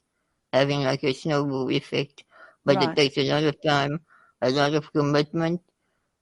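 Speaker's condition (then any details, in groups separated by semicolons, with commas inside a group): Spinal muscular atrophy type 2; type 2, progressive, severe disability; weakening over time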